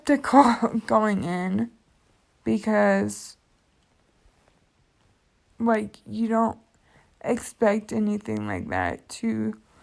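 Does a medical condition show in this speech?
Yes: cerebral palsy.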